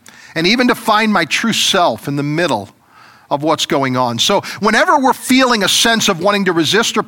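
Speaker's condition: No condition

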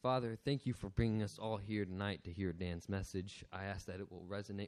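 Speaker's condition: No condition

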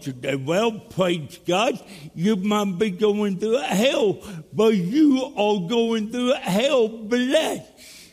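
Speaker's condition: Cerebral palsy; from birth, stillborn, born dead first 18 minutes of life; still has cerebral palsy; speech impediment

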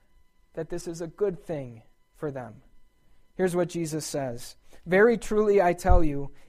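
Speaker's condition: No condition

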